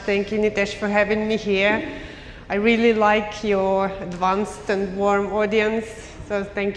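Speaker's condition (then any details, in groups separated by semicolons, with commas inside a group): No condition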